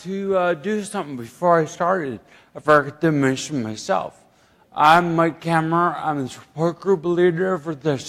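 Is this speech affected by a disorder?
Yes: ataxia; slurring and poor speech.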